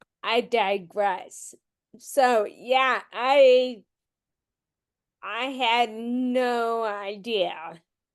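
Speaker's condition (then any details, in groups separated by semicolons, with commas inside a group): Friedreich's ataxia; genetic neuromuscular disease, teen onset; diagnosed around age 16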